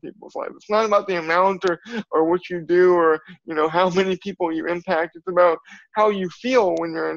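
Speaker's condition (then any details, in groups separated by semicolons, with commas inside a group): Cerebral palsy; from birth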